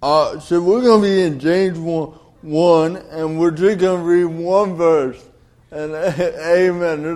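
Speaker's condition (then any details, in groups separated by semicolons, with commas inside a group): Cerebral palsy; oxygen loss at birth, cord around neck, delayed development, diagnosed at 18 months, Kennedy Krieger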